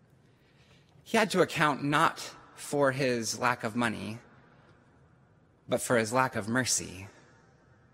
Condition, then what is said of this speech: No condition.